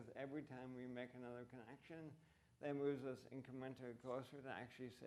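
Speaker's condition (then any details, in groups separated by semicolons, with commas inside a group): ALS; voice and hands affected; voice impacted, reduced fluency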